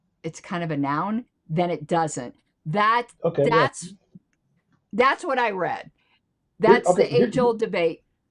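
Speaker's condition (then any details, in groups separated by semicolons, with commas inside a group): No condition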